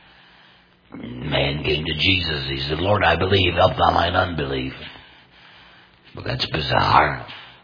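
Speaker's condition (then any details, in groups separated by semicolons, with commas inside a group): Total laryngectomy, complete laryngectomy, voice prosthesis; speaks through voice prosthesis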